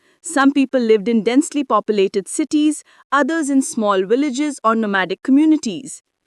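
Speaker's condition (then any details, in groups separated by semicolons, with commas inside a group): No condition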